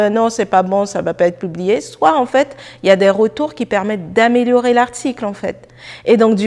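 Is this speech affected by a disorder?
No.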